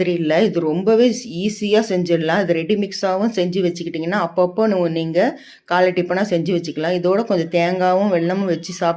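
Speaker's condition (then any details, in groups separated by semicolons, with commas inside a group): No condition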